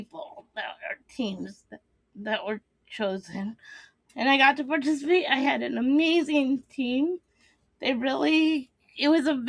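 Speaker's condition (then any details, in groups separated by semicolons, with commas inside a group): Cerebral palsy; since birth, birth oxygen loss, quadriplegia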